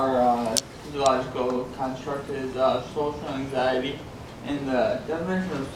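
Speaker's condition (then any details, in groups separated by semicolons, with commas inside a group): Traumatic brain injury; caused by snowmobile collision with truck; relearned talking through speech therapy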